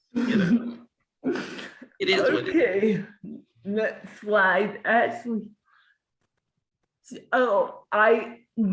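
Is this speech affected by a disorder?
Yes: cerebral palsy.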